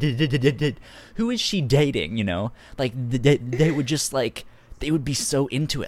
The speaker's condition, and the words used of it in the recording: Stuttering. So it's technically, it's a speech impediment.